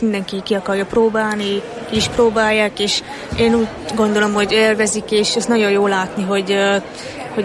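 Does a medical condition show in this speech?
Yes: deafness; hearing loss; speaks orally in radio interview.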